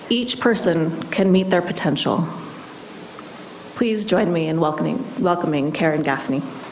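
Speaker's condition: No condition

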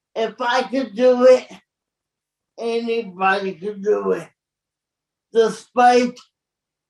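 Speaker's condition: Cerebral palsy; born very premature, staff help with Hoyer lift transfers in and out of bed

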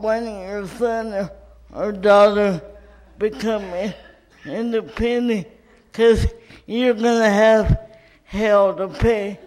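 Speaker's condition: Cerebral palsy; cerebral palsy from birth

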